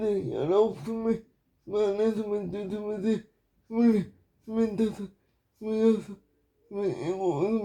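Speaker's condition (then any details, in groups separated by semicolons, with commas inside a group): Brain lesion disability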